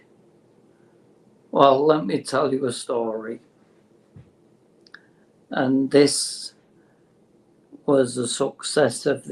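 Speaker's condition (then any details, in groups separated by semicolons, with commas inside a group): Motor neurone disease; terminal, no cure; diagnosed within last two years, early stage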